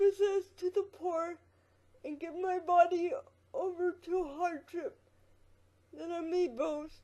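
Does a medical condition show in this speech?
Yes: quadriplegic cerebral palsy.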